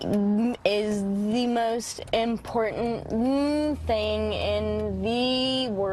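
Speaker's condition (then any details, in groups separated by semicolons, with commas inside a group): Cerebral palsy, severe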